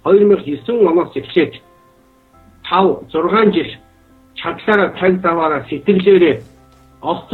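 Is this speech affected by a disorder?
No.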